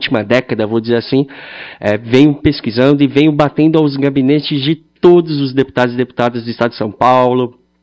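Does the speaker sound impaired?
Yes: cleft lip and palate; congenital cleft lip and palate, treated from childhood as USP patient at rehabilitation hospital in Bauru.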